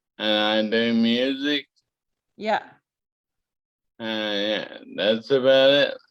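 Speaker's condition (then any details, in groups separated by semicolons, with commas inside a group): Cerebellar ataxia; speech affected, hard to understand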